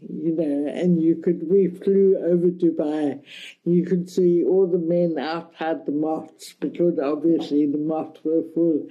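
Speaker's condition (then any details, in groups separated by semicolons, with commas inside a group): Cerebral palsy; mild, wheelchair after long flights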